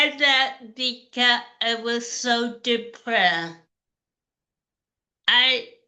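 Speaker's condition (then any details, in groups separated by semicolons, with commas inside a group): Cerebral palsy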